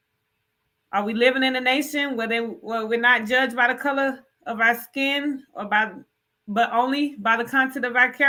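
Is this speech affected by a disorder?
No.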